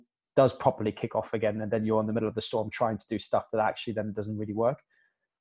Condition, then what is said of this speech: None; typical speech.